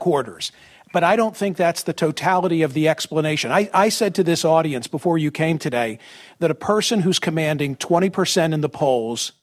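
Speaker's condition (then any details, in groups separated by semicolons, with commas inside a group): No condition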